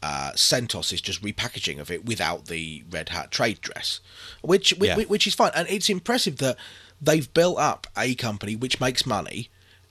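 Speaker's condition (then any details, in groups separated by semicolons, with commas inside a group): No condition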